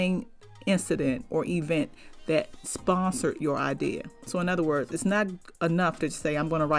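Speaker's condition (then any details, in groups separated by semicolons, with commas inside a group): No condition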